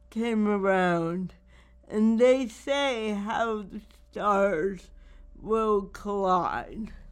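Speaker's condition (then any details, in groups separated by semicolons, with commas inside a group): Cerebral palsy; not degenerative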